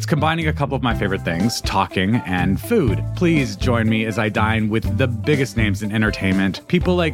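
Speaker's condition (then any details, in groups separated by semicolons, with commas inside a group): No condition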